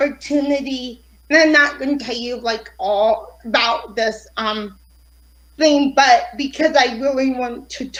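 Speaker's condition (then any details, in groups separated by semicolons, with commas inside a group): Cerebral palsy; affects fine motor skills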